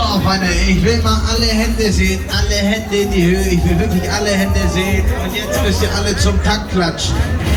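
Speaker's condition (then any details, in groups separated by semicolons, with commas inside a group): No condition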